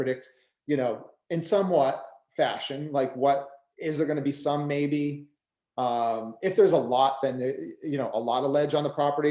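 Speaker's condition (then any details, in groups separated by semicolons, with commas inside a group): No condition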